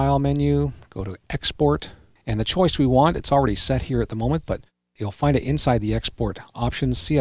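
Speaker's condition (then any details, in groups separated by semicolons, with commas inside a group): No condition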